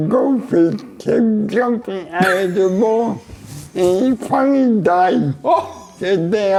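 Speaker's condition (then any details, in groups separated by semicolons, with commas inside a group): Cerebral palsy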